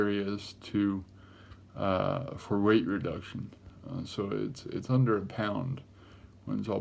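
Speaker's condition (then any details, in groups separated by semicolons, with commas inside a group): Cerebral palsy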